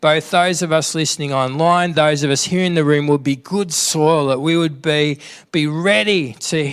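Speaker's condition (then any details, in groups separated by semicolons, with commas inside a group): No condition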